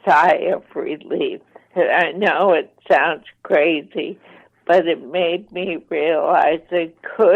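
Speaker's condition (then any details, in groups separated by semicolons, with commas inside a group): ALS, mild; affects hands and fingers; 14 years since diagnosis, slow progression, full-time wheelchair user; voice slightly impaired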